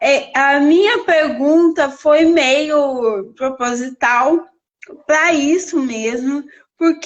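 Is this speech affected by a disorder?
Yes: cerebral palsy.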